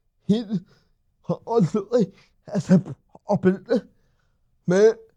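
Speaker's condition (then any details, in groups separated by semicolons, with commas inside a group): Cerebral palsy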